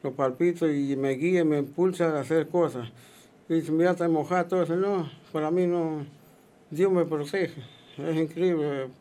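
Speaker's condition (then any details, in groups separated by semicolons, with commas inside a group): Parkinson's disease; onset 15 years ago, treated 5 years, earlier whole-body tremor, could not walk or eat, walker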